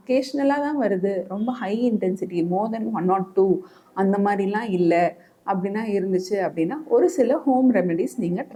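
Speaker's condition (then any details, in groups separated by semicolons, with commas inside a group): No condition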